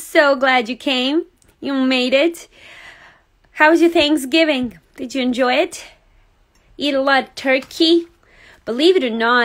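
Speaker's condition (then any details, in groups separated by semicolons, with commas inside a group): No condition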